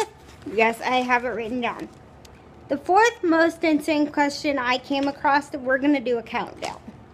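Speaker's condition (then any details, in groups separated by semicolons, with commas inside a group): Cerebral palsy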